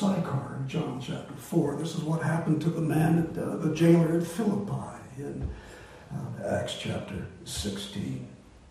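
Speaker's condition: Voice disorder; not contagious

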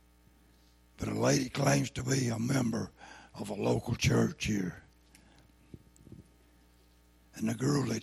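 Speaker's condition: Throat cancer, lost vocal cord

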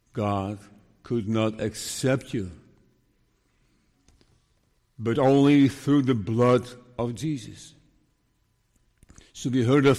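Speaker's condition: Parkinson's disease; diagnosed 5 years ago, very slow progression per neurologist; sometimes stutters and blurs words, still preaching

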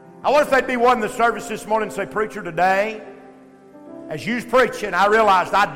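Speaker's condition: No condition

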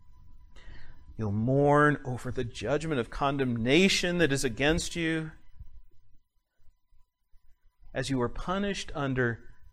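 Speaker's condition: No condition

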